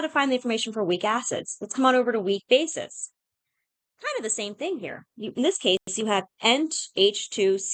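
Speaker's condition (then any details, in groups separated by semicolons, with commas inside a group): No condition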